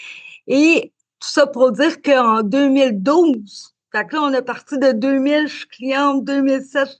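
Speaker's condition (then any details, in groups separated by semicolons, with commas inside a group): Cerebral palsy; spastic diplegic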